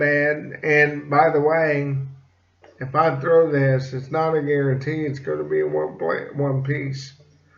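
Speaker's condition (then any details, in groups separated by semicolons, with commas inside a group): Cerebral palsy; slight speech impediment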